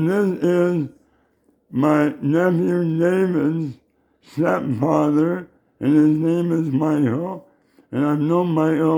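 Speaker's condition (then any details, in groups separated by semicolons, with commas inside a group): Oral cancer; base of tongue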